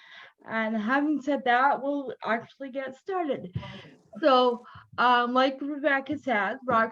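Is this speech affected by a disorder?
Yes: cerebral palsy.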